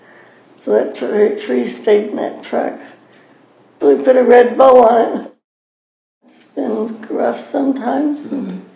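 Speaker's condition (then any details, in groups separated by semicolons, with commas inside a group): Parkinson's; diagnosed at age 44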